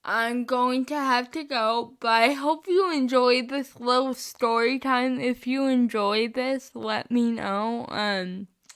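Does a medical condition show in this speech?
Yes: spastic cerebral palsy, mixed.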